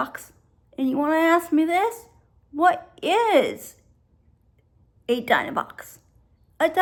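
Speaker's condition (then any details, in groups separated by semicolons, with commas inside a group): Cerebral palsy; stroke at birth, right side weaker, increased tightness; lifelong therapies, regular gym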